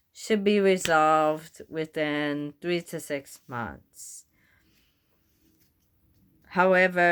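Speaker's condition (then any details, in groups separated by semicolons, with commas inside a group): Bulbar onset ALS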